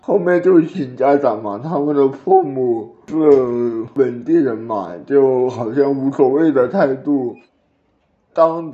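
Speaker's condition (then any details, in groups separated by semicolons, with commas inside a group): Cerebral palsy; diagnosed in infancy at provincial hospital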